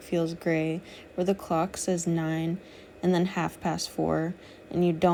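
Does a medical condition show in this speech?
No.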